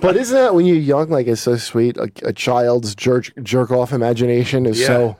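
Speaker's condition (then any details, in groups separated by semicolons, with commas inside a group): No condition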